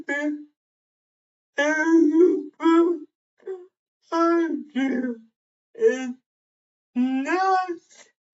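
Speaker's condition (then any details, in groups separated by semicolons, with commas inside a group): Cerebral palsy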